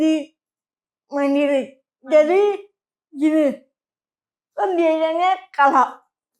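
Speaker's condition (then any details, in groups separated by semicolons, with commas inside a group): Cerebral palsy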